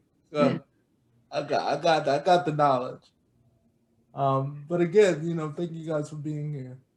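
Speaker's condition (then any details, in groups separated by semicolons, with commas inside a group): Cerebral palsy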